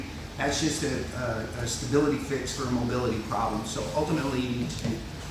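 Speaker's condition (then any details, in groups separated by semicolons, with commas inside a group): No condition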